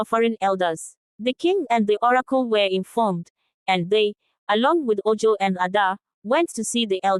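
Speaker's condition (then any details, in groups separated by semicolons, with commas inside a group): No condition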